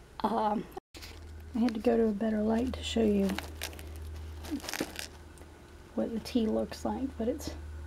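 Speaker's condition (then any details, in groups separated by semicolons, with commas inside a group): No condition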